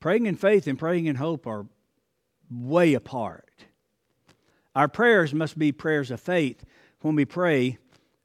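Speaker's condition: No condition

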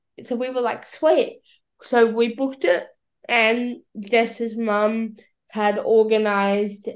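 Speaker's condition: Cerebral palsy; battery-powered wheelchair user, bilateral cochlear implants for hearing loss, carries spare cochlear implant

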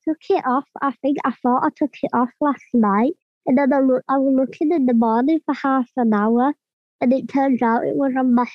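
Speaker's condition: Cleft palate; congenital, part of a rare disease, found at birth when crying, confirmed diagnosis at 3 years

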